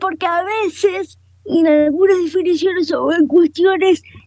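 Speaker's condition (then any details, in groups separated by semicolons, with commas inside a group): Cerebral palsy, quadriparesis; wheelchair user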